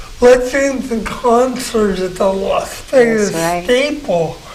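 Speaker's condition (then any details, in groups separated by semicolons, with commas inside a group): Cerebral palsy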